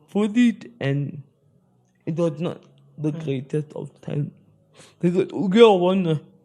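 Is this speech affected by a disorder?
Yes: spastic cerebral palsy.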